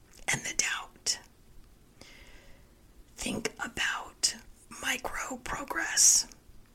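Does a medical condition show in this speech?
Yes: spasmodic dysphonia; linked by speaker to stress and overwhelm from previous years; currently dealing with and working through it, still recovering; voice sounds like laryngitis.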